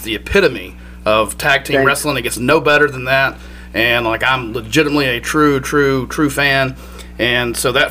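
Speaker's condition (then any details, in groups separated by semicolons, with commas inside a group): No condition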